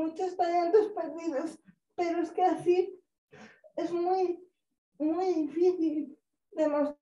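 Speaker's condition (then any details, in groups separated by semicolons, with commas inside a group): Cerebral palsy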